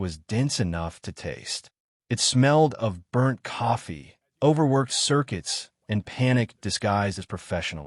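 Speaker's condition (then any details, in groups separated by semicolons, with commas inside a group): No condition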